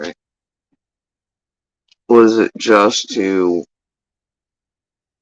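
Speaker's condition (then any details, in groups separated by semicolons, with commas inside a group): Facial paralysis after surgery; tongue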